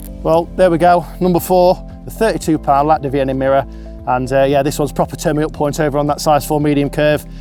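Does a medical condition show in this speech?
No.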